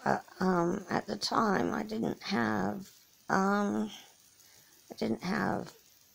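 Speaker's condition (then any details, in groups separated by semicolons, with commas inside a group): Cerebral palsy; from birth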